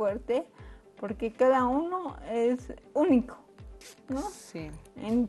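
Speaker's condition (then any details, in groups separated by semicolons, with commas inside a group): Cerebral palsy; from birth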